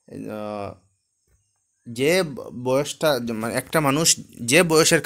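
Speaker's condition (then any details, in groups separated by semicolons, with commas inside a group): No condition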